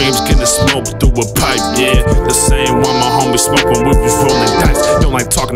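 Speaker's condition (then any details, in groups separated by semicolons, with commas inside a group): No condition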